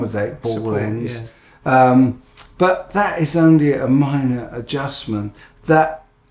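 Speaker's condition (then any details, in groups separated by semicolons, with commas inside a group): ALS; speech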